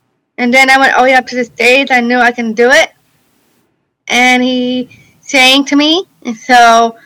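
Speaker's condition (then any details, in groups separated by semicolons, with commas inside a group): Down syndrome; congenital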